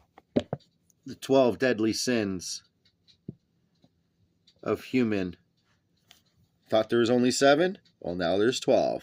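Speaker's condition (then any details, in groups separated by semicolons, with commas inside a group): No condition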